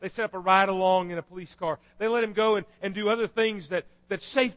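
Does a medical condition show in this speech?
No.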